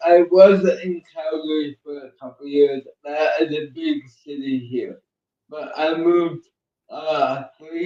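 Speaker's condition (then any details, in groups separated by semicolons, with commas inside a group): Cerebral palsy; uses one hand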